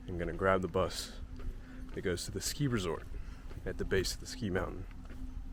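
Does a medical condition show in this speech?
No.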